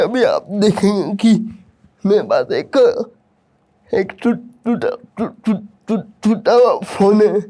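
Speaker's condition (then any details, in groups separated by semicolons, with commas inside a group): Cerebral palsy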